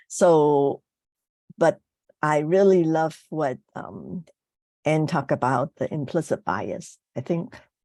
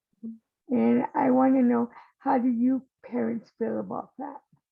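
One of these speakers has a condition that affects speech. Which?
The second: cerebral palsy; worsened with age.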